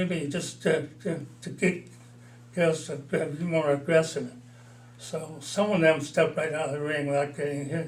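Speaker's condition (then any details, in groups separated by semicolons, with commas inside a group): Parkinson's disease; mild, about four years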